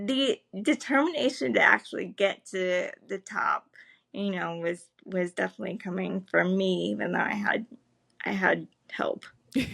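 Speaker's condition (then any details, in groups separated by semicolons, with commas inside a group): Cerebral palsy; spastic legs, premature birth breathing problems; cannot walk, physical and occupational therapy; able to speak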